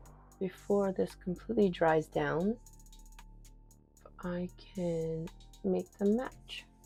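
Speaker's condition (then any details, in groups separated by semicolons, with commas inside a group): No condition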